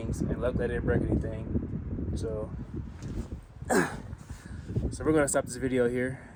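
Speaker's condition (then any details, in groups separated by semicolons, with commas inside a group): No condition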